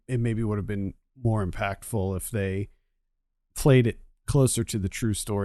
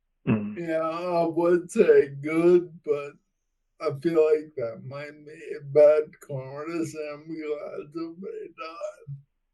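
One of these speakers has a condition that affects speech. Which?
The second: Friedreich's ataxia; Friedreich's ataxia, affects balance and coordination.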